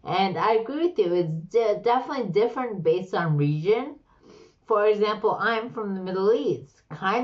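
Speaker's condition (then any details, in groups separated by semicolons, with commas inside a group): Slurred speech; chronic Lyme disease affecting brain; onset 20 to 30 years after infection, weakness; slurred speech, like stroke patient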